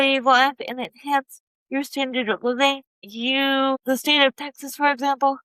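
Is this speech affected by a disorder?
Yes: cerebral palsy.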